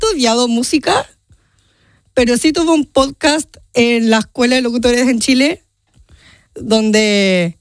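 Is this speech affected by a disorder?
Yes: Down syndrome; genetic condition, present from birth.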